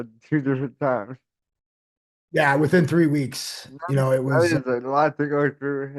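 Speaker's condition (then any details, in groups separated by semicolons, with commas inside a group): Cerebral palsy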